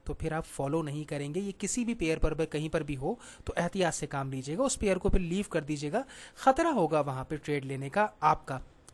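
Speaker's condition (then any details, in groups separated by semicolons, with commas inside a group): No condition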